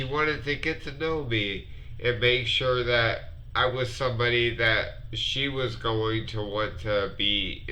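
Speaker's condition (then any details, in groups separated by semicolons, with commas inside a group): Multiple sclerosis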